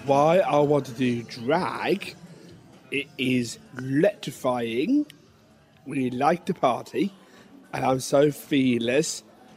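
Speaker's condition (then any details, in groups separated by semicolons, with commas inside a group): Down syndrome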